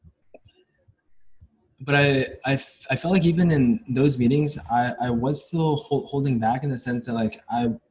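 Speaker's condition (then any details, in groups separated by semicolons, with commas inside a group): Stuttering; onset around age 5 or 6, biological father and maternal grandfather stutter, childhood speech therapy including easy onset; attends NSA and Stutter Social online support meetings; much worse when hiding it, hardly stutters when relaxed and open, harder at school, grandmother hears none; repeated sounds, repeated words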